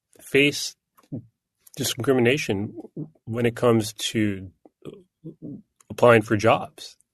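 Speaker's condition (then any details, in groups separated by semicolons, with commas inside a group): Stuttering; no stuttering when singing, singing uses a different neural pathway; repeated sounds, blocks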